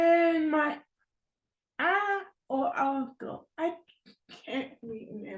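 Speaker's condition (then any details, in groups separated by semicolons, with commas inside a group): Cerebral palsy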